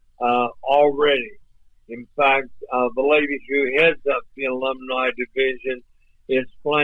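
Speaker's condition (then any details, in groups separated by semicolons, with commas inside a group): ALS; voice off but clear and understandable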